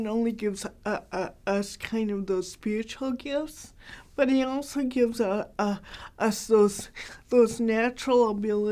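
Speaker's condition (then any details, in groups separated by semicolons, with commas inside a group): Cerebral palsy, mild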